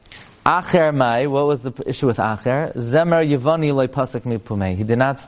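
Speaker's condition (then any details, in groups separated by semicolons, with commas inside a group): No condition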